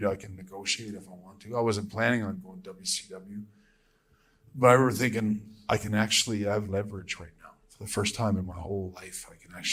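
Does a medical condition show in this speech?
No.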